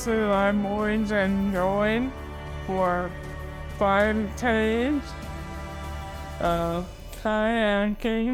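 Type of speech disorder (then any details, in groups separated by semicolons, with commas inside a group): Bulbar dysarthria; bulbar-onset ALS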